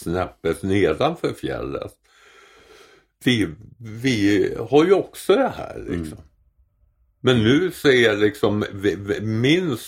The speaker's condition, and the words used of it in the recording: Tongue cancer surgery. Eh, jag har halv tunga eh, efter en cancer, säger jag.